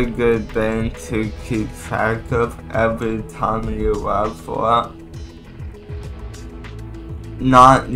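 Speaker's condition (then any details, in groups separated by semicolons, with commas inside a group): Cerebral palsy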